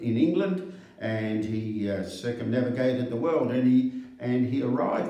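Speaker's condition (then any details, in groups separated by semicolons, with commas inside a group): No condition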